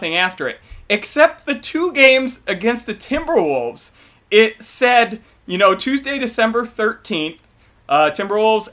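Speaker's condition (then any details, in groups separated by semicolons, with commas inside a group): No condition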